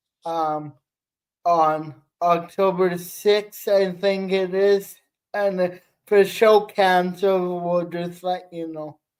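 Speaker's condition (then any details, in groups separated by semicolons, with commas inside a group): Cerebral palsy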